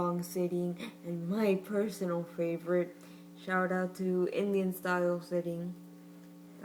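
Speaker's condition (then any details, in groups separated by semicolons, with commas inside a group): Cerebral palsy; from birth, premature; occupational, physical and speech therapy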